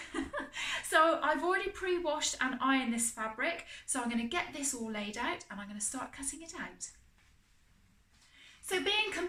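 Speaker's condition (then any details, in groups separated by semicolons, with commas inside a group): No condition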